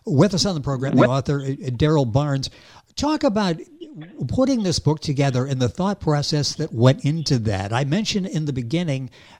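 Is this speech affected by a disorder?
No.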